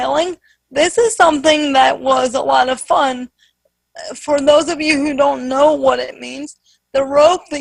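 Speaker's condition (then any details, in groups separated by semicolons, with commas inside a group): Spastic quadriplegic cerebral palsy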